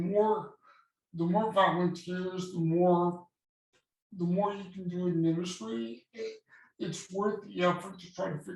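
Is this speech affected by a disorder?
Yes: cerebral palsy; voice slightly affected.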